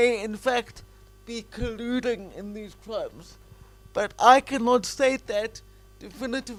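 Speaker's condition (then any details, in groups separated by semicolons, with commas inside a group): Cerebral palsy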